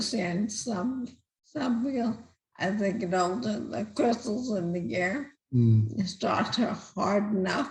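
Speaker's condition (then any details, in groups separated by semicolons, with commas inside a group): Multiple system atrophy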